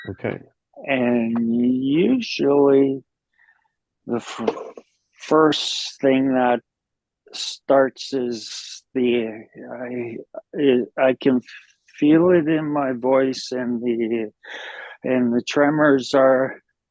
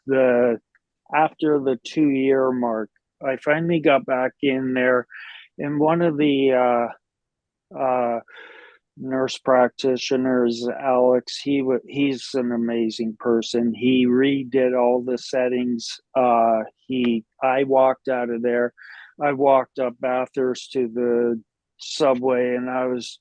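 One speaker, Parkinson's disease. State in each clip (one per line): DBS off
DBS on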